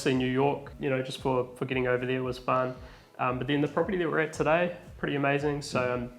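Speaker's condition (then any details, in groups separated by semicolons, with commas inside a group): No condition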